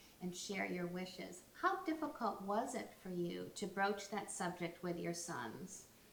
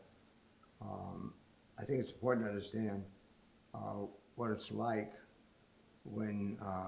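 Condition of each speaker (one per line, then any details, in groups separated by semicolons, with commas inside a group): No condition
ALS; about a year since diagnosis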